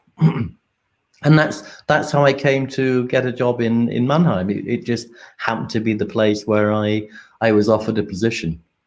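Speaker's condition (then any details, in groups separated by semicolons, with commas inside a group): No condition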